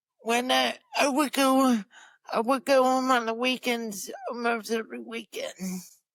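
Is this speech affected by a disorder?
Yes: cerebral palsy.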